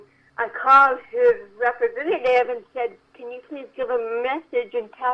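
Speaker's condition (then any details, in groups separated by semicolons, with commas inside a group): Cerebral palsy; from birth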